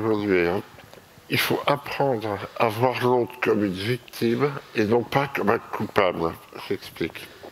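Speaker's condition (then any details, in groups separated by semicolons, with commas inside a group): Myopathy; caused tetraplegia, wheelchair user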